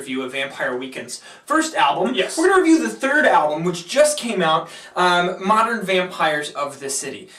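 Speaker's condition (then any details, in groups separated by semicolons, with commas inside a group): No condition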